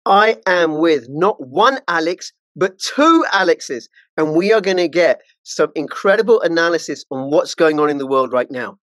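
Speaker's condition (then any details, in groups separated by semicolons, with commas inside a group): No condition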